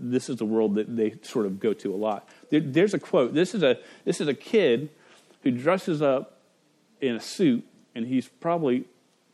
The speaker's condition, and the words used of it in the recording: Stuttering. And if you don't know me that well at all, I do stutter.